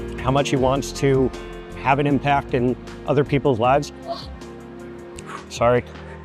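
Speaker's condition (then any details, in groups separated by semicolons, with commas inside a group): No condition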